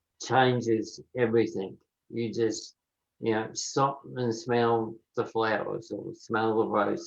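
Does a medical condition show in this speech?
Yes: motor neurone disease.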